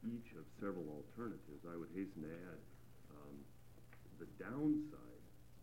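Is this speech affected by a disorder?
No.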